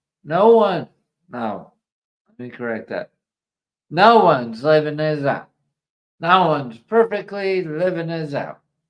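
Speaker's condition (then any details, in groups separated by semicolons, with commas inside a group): ALS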